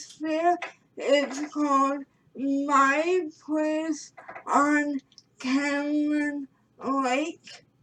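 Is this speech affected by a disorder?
Yes: cerebral palsy; premature birth.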